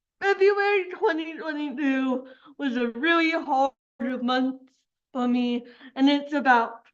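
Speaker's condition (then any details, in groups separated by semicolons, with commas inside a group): Cerebral palsy; affects speech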